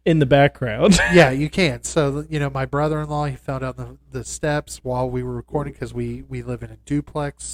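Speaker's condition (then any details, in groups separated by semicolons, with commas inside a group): No condition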